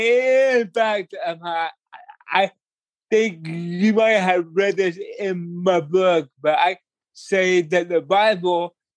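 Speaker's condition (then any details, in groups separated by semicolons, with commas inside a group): Cerebral palsy; slower movement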